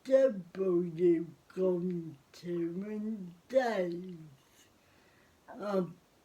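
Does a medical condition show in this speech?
Yes: cerebral palsy; spastic.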